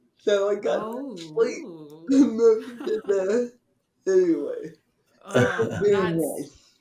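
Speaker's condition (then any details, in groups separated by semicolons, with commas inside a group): Cerebral palsy; from birth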